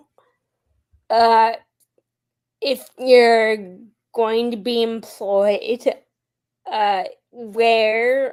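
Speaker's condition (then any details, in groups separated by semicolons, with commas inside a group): Friedreich's ataxia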